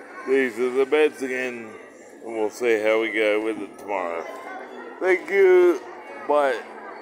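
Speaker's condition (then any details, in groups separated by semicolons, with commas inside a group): Cerebral palsy; uses wheelchair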